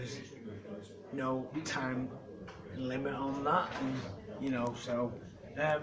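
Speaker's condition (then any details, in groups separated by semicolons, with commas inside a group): Motor neurone disease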